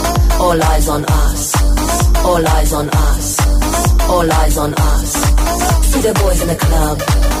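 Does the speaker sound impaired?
No.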